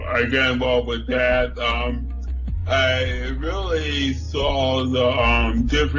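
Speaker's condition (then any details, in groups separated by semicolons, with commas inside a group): Cerebral palsy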